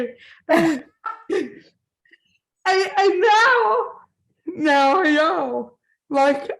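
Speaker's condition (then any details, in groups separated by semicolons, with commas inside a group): Cerebral palsy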